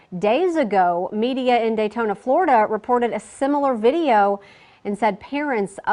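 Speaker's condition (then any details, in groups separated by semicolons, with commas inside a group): No condition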